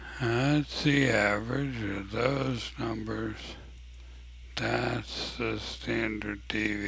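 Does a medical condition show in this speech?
Yes: ALS; abnormally slow voice.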